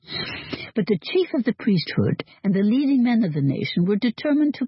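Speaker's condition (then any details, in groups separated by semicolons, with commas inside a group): No condition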